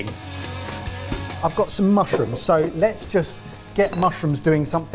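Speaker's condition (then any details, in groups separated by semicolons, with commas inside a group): No condition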